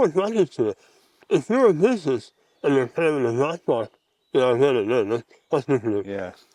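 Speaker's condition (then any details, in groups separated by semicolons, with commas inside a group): Mouth cancer surgery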